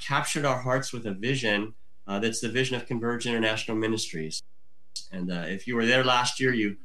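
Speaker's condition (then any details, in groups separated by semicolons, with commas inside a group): Cleft lip and palate; congenital cleft lip and palate, from birth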